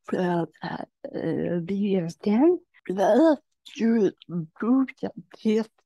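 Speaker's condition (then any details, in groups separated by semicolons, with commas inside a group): Generalized dystonia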